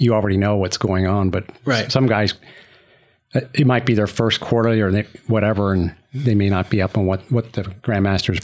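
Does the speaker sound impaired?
No.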